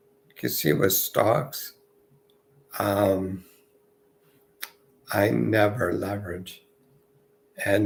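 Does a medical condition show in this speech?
Yes: multiple sclerosis.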